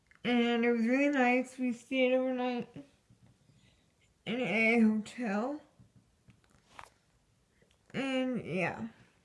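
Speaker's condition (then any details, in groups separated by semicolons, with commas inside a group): Cerebral palsy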